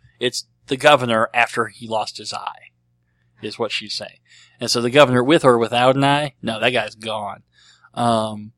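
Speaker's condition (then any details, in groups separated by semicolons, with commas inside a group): Cleft lip and palate; treated as a baby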